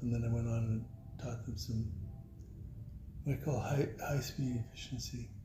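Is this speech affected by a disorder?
Yes: Parkinson's; voice weakened by Parkinson's, knee replaced after hardly walking, earlier taught from chair; teaches with lavalier microphone on belt, can move around a little; voice went with Parkinson's, can still whisper, formerly whisper carried and was heard.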